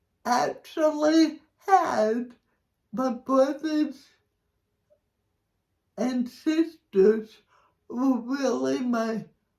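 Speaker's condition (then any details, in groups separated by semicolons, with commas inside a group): Cerebral palsy; from birth, delivery complications, shaky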